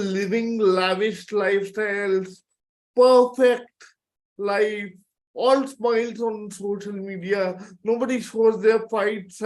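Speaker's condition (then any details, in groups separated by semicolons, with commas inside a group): Cerebral palsy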